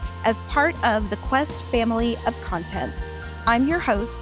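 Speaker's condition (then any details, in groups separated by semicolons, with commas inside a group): No condition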